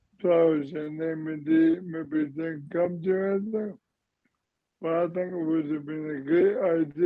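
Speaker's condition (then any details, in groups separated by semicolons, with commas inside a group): ALS / motor neurone disease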